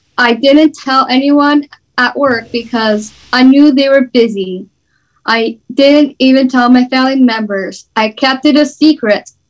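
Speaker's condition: Down syndrome; visible disability

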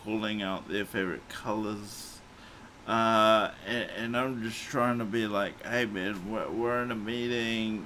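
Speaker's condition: Cerebral palsy; morphine not allowed after it

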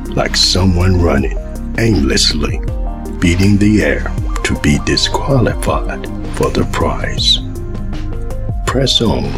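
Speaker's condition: No condition

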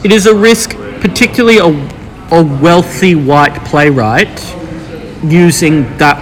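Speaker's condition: No condition

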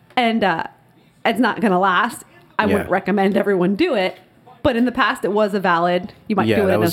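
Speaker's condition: No condition

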